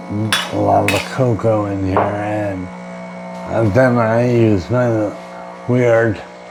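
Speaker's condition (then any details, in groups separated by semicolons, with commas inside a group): Brain injury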